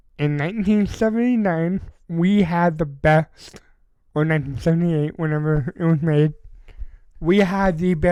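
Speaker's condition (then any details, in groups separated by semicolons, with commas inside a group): Cerebral palsy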